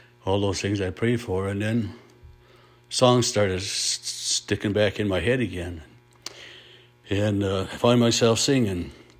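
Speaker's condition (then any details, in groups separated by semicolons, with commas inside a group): No condition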